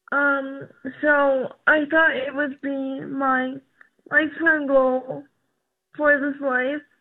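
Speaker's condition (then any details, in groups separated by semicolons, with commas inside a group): ALS; diagnosed at age 20, terminal, adapted running wheelchair for marathon; age 25, 5 years since diagnosis, disease progressing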